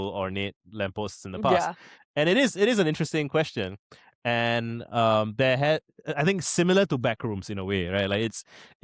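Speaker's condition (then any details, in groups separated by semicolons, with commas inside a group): No condition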